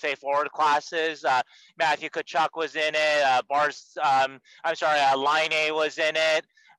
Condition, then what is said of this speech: No condition.